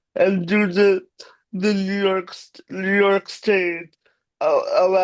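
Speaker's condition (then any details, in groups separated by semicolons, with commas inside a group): Cerebral palsy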